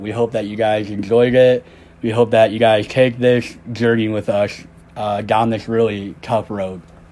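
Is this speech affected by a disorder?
Yes: cleft lip and palate; one more surgery left, doing well.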